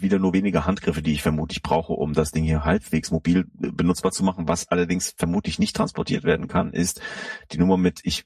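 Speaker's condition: No condition

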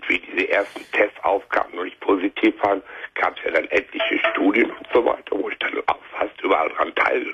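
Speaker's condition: Laryngeal cancer; five nodules surgically removed from larynx, larynx can be preserved, no metastases found; diagnosed about six weeks ago, severe chemotherapy due to start in four weeks; hoarse voice, sounds somewhat like a cold

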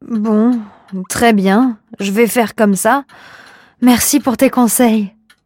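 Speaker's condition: No condition

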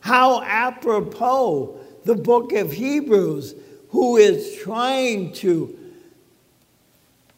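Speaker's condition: ALS; talking funny

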